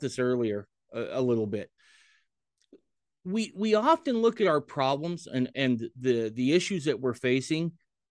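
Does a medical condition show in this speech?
No.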